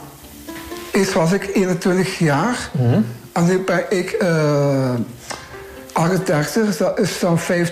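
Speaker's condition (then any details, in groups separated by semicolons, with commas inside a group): Down syndrome; trisomy 21, chromosomal abnormality, three copies of chromosome 21 instead of two; speaks well, can also read, write and send messages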